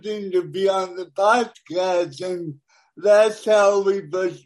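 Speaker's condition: Cerebral palsy; born premature, born deaf

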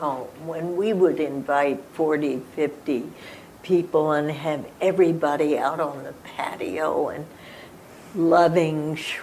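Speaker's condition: Spasmodic dysphonia

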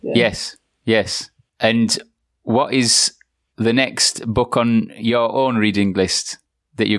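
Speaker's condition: No condition

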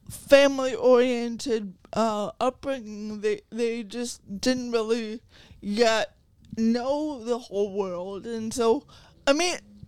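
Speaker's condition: Cerebral palsy

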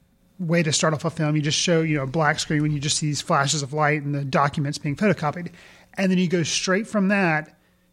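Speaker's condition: No condition

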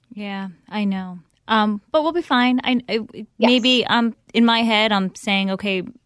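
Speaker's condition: No condition

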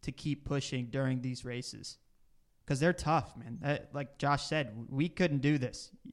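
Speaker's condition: No condition

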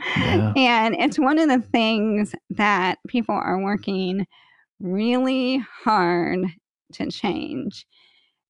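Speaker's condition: ALS; uses amplifier when tired or in loud spaces, still speaks with own voice

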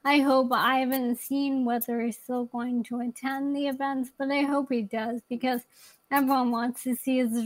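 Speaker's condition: ALS; young onset

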